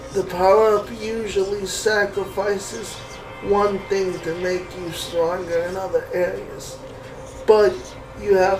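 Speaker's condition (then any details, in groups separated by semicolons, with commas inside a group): Cerebral palsy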